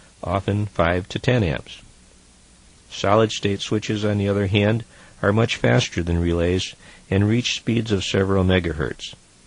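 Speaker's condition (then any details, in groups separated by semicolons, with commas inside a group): No condition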